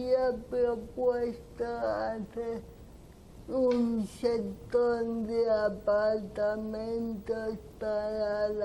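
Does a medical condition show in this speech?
Yes: cerebral palsy.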